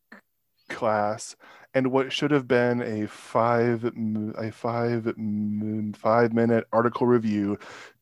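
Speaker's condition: Stuttering; stuttering since childhood, severe in middle and high school, could not get words out, several intensive camps when younger; still stutters, communicating virtually more challenging, more anxiety; word and part-word repetitions, blocks on own name; repeated words, prolonged sounds

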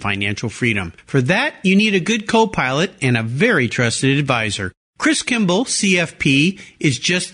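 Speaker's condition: No condition

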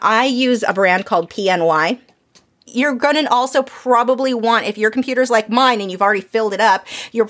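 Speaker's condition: No condition

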